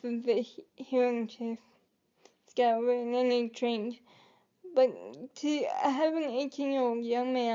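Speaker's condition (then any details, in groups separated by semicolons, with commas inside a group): Cerebral palsy; able to articulate and speak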